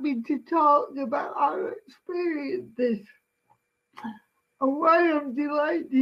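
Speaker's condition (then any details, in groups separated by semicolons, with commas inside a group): Cerebral palsy; speech impediment, speaks slowly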